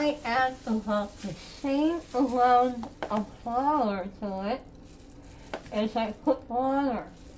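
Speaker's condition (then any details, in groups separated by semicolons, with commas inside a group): Head and neck cancer; tracheostomy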